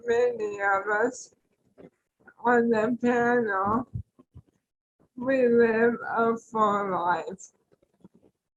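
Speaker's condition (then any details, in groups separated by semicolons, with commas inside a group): ALS; tracheostomy; after tracheostomy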